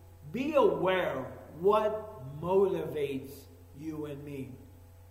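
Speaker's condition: ALS; talking sounds funny and goofy

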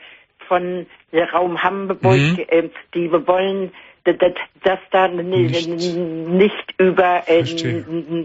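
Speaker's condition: Stuttering; childhood onset, noticed at age 10, lifelong; still stuttering at 61, past therapies including breathing therapy from Holland; not fluent, stutter audible on call, at worst half a day per word, partly improved by therapy; repeated sounds, repeated words

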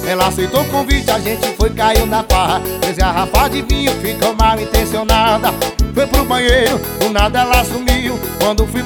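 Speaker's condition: No condition

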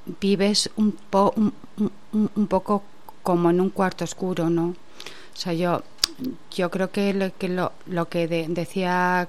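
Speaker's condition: Stuttering; repeated sounds, repeated words

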